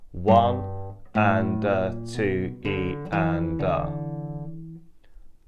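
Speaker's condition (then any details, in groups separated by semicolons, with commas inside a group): No condition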